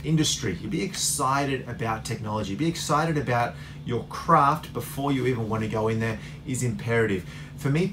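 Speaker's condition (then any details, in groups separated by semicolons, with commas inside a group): No condition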